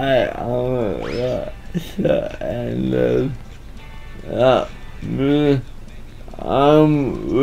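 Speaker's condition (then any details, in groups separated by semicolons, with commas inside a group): Cerebral palsy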